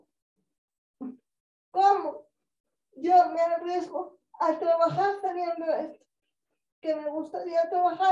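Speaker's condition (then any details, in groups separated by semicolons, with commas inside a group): Cerebral palsy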